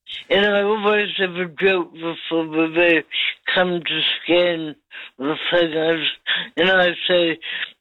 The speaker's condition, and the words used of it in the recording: Cerebral palsy. And pretty much all my life, people thought that I'm half cat because of the way I walk and speak.